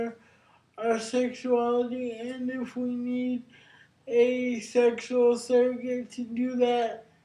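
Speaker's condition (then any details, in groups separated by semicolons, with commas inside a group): Cerebral palsy; brain injury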